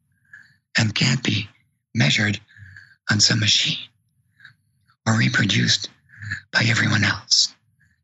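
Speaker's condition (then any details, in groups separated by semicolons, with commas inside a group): Vocal cord paralysis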